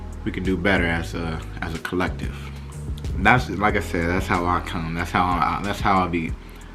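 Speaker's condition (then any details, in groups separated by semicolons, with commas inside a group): No condition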